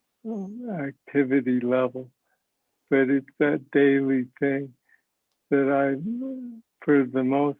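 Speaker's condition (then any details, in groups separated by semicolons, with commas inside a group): Parkinson's disease; speech sounds like mush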